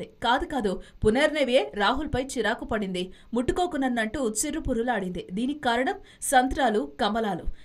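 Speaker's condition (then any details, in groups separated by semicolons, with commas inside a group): No condition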